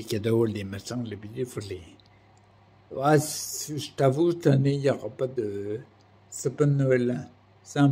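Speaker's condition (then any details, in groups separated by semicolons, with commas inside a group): Primary progressive multiple sclerosis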